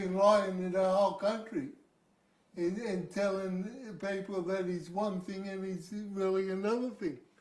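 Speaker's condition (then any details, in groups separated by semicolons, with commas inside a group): Cerebral palsy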